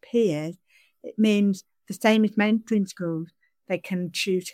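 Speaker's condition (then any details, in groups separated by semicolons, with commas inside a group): Deafness; sign-supported English, signing and speaking at the same time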